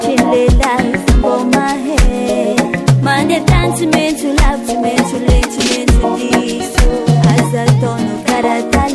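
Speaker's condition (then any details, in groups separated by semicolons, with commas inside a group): No condition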